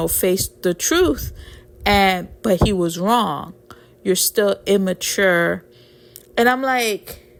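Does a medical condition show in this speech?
No.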